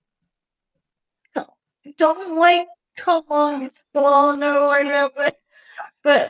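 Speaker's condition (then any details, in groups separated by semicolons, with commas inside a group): Cerebral palsy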